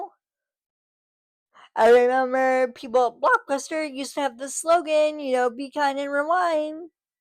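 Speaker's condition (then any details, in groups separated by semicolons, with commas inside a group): Cerebral palsy, spastic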